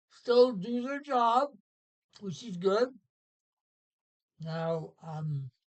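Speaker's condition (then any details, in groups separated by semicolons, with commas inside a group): Parkinson's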